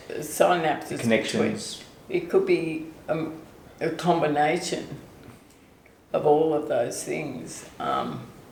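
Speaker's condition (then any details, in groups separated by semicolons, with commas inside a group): ALS/MND; onset foot drop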